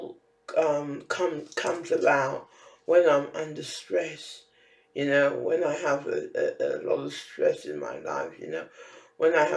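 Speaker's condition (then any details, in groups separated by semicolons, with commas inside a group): Facial palsy; can barely hear own speech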